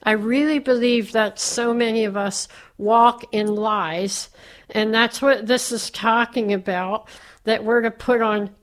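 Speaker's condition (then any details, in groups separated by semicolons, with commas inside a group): Cleft palate; speech impediment while growing up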